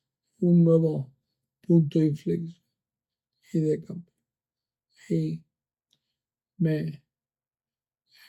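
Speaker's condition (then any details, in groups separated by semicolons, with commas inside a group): ALS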